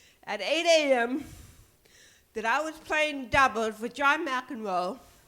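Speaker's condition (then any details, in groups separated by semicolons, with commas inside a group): Cerebral palsy; titanium neck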